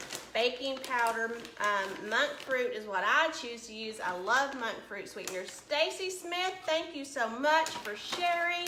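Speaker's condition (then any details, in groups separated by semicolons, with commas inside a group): No condition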